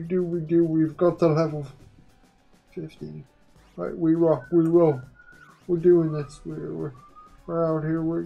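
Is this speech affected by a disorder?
Yes: quadriplegic cerebral palsy; uses one hand.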